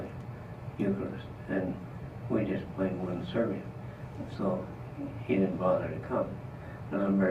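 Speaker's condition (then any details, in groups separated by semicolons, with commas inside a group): Parkinson's disease; trouble talking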